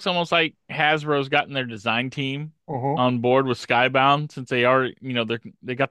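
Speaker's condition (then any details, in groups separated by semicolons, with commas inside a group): No condition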